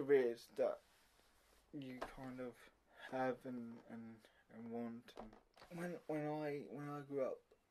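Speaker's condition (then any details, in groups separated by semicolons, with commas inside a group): Cerebral palsy; mild, affects muscles and speech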